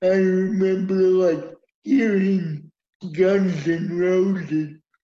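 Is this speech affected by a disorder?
Yes: cerebral palsy; uses wheelchair.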